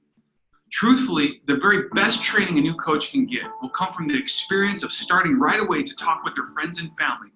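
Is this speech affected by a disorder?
No.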